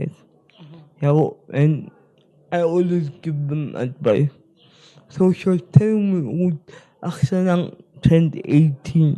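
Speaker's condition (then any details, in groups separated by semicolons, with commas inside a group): Spastic cerebral palsy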